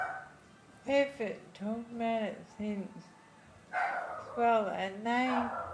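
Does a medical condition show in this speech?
Yes: Friedreich's ataxia; diagnosed in childhood.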